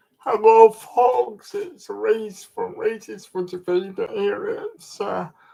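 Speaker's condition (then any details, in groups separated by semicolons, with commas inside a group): Cerebral palsy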